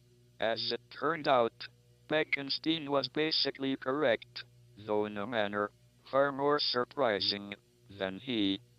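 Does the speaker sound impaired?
Yes: ALS, through a speech-generating device; motor neuron disease, diagnosed shortly after 21st birthday, no cure or therapy offered, given 2.5 years.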